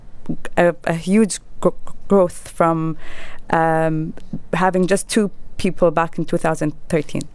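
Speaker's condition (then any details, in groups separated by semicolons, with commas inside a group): Stuttering; stutter since age 3, family history, younger brother stutters, unnoticed until seventh grade; actively self-managed, awareness of stuttering moments, analyzing feelings, acceptance reduced stammer; stammer may go unnoticed in English, much more noticeable in Arabic; repeated sounds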